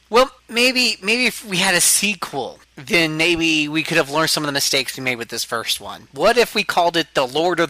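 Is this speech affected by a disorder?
No.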